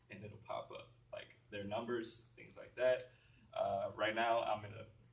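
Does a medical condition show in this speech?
No.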